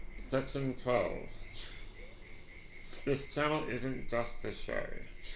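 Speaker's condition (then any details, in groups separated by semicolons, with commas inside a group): Duchenne muscular dystrophy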